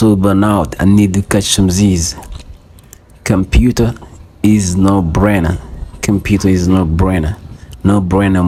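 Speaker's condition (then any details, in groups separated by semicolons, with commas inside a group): No condition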